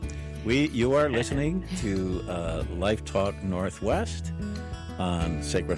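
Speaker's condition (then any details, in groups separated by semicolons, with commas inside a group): No condition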